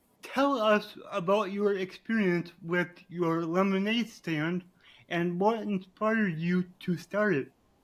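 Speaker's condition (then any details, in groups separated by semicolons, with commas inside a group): Cerebral palsy; surgery on both legs and ankle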